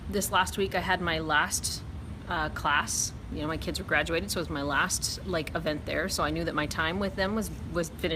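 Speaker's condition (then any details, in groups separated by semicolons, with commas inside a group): No condition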